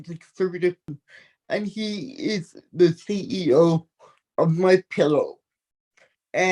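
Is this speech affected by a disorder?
Yes: athetoid cerebral palsy; speech, wheelchair.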